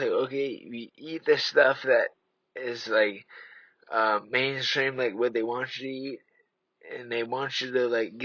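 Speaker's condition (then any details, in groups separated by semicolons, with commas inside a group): Traumatic brain injury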